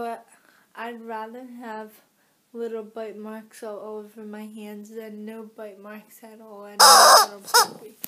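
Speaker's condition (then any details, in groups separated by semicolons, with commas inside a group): Cerebral palsy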